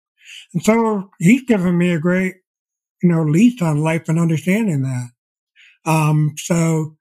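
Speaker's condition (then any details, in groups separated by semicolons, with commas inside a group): Deafblindness; progressive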